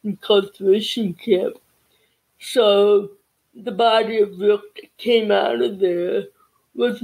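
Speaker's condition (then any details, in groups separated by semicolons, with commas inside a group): Cerebral palsy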